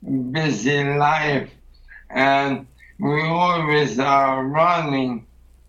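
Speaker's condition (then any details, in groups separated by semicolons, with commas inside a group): ALS; initially blamed on accident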